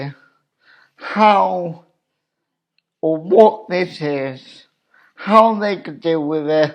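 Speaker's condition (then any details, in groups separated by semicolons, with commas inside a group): Cerebral palsy; obvious speech impediment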